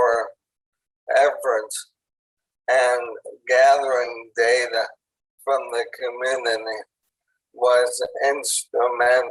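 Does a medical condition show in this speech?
Yes: ALS; onset in hands and arms, tracheostomy.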